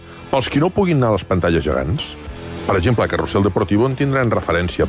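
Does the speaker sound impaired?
No.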